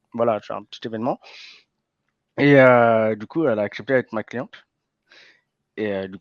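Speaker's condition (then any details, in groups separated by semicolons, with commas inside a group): Hearing impairment from birth; congenital hearing loss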